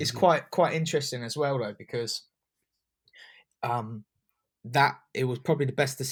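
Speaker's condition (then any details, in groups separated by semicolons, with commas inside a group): No condition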